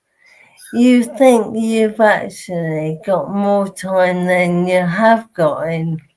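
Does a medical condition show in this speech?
Yes: motor neurone disease; bulbar onset, mouth, speech and swallowing, feeding tube.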